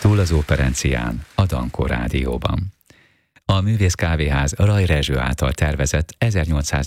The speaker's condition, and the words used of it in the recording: None; typical speech.